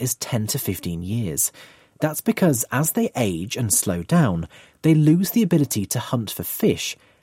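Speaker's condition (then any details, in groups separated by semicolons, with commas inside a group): No condition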